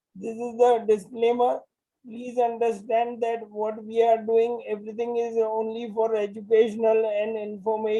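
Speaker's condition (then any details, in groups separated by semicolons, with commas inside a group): Motor neurone disease; voice strong and loud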